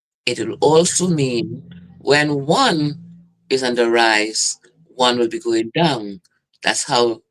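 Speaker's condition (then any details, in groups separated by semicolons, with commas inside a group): No condition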